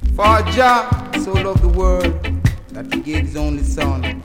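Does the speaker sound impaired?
No.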